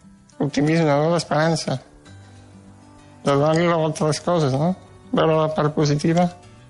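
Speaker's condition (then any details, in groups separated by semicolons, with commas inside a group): Duchenne muscular dystrophy; moves only head and legs slightly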